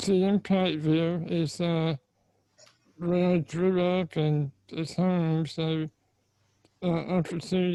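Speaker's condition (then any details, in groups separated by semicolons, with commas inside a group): Spinal muscular atrophy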